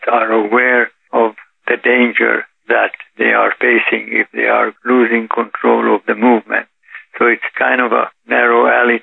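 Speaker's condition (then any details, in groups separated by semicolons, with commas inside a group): Parkinson's disease; Parkinson's detected about 8 years ago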